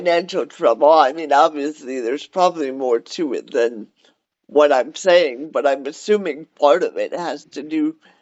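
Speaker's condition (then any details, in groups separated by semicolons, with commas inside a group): Cerebral palsy; cerebral palsy, wheelchair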